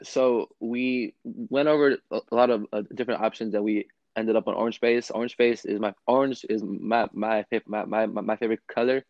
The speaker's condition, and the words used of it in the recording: Stuttering. I have a stutter when I speak.